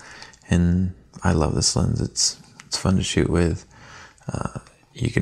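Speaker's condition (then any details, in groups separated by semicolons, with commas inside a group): No condition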